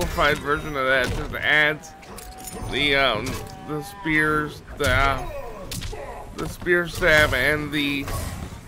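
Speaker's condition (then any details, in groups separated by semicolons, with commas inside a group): Cerebral palsy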